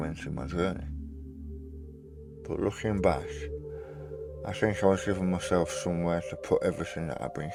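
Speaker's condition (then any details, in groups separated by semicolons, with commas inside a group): Tongue cancer surgery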